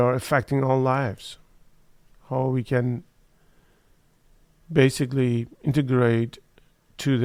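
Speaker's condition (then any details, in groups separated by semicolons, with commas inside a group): No condition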